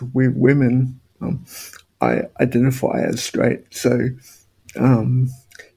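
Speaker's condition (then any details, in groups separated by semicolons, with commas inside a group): Spastic quadriplegic cerebral palsy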